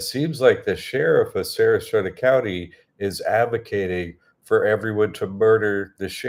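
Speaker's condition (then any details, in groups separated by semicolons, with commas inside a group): No condition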